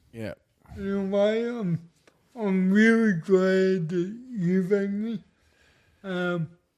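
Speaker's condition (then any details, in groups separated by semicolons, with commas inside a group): Cerebral palsy; speech noticeably affected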